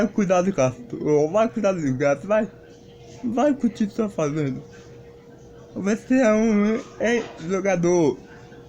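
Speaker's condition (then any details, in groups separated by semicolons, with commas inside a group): Cerebral palsy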